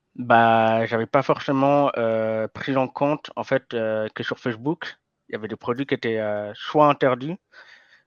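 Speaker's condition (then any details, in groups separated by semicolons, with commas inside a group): Hearing impairment from birth, congenital; slight effect on speech noticeable now and then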